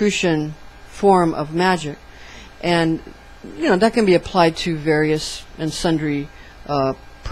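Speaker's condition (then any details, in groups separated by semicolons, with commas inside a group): No condition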